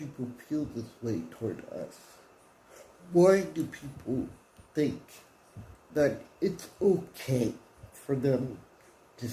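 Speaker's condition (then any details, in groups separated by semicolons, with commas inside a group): Athetoid cerebral palsy; speech, wheelchair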